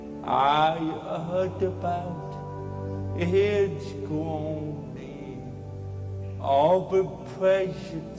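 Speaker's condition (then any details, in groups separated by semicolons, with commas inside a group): Cerebral palsy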